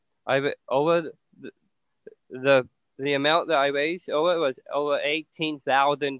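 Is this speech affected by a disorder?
Yes: Down syndrome; genetic, extra copy of chromosome 21, present from birth, no surgeries; communicates very clearly per host, experienced giving many speeches.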